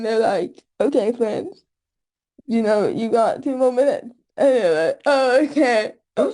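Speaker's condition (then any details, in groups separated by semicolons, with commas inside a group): Cerebral palsy; lifelong, full-time wheelchair user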